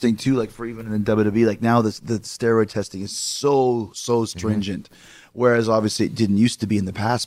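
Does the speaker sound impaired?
No.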